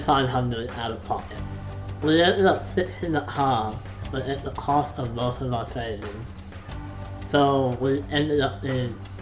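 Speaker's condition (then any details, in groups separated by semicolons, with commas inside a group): Facial palsy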